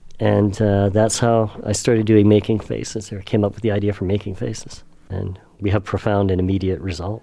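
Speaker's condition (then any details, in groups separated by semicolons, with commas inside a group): Cleft lip and palate, severe; does cartoon voices for part of living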